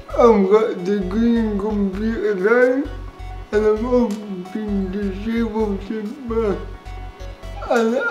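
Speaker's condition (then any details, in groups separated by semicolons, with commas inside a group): Cerebral palsy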